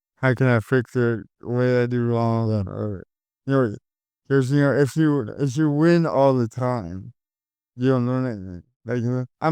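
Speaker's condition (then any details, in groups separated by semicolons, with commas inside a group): Cerebral palsy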